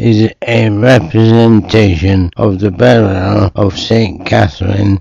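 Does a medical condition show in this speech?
Yes: motor neuron disease.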